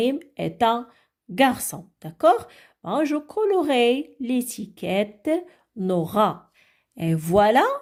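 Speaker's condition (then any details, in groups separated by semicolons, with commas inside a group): No condition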